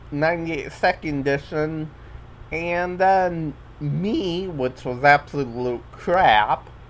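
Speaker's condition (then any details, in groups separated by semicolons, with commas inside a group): Cerebral palsy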